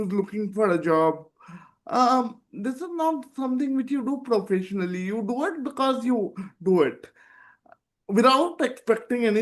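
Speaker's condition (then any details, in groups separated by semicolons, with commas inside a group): Cerebral palsy; present from birth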